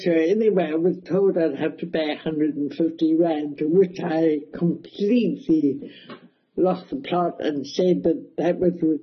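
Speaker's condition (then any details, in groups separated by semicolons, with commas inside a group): Cerebral palsy, mild; speech affected a bit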